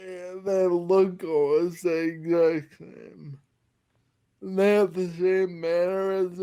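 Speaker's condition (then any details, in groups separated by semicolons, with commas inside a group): Friedreich's ataxia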